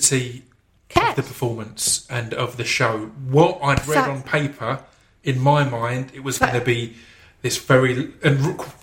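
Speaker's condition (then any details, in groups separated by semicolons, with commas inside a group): No condition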